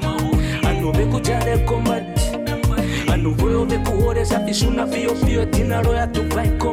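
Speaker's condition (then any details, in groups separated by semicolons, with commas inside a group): No condition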